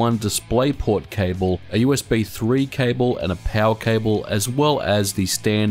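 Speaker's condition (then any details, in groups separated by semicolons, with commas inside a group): No condition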